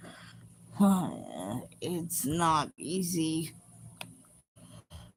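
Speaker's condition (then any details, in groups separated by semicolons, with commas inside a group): Cerebral palsy; severe scoliosis, Hoyer lift transfers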